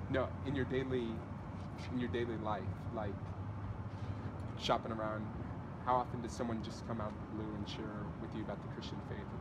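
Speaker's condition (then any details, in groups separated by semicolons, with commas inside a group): No condition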